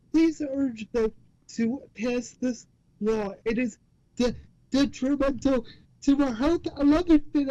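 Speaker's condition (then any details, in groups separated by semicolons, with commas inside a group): Cerebral palsy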